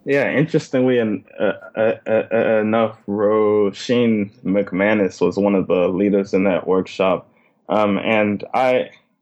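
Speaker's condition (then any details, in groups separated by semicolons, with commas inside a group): Stuttering; stuttering since very young age, covert stuttering through high school, sought help in college; pauses and breaks in speech due to stuttering, disfluent moments; parental pressure to control stuttering led to slower speech, more pausing; repeated sounds, blocks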